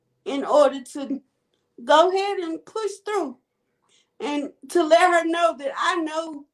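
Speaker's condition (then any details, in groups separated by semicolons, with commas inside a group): Cerebral palsy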